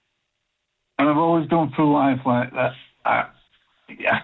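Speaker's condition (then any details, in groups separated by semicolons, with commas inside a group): Parkinson's; young onset Parkinson's, diagnosed at age 20; currently struggling with walking, depression linked to Parkinson's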